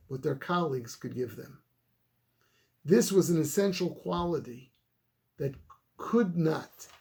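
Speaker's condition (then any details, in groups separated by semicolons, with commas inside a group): No condition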